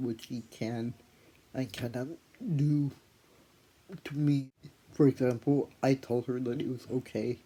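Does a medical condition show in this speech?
Yes: athetoid cerebral palsy.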